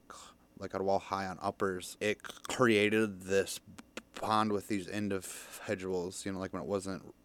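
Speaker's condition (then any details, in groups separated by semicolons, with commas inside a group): Stutter; stutter since young childhood, speech help stopped around age 11 or 12, therapy, 12-step programs, now sober; stutters on f of furniture mover, no stutter when drunk, cares less when feeling safe; prolonged sounds, blocks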